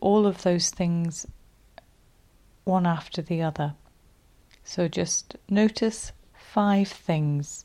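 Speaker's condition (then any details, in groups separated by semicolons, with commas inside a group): No condition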